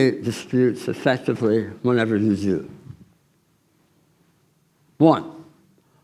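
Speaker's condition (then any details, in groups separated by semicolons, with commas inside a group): Tongue cancer surgery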